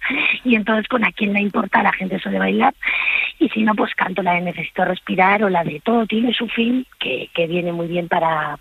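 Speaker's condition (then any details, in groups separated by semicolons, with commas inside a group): Vocal fold nodules; two nodules on vocal folds, forbidden to sing, still performing, 22 shows this month, voice used in corporate training; five gigs friday to sunday, voice broken, uses propolis-liquorice remedy and lozenges; hoarse, apologizes for voice, imitates Bonnie Tyler or Joaquín Sabina when voice breaks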